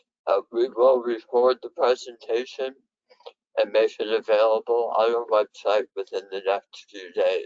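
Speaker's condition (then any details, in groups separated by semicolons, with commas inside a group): Head and neck cancer; left vagus nerve severed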